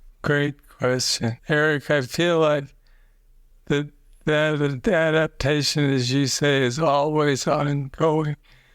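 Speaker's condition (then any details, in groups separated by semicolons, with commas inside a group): Parkinson's disease; young onset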